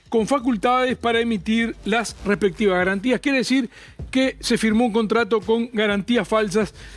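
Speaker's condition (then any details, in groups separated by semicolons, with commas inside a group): No condition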